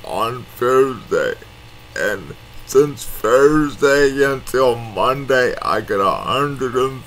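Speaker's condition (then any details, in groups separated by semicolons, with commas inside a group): Cerebral palsy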